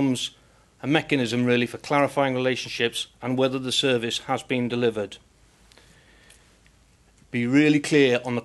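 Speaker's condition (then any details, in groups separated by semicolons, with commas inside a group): No condition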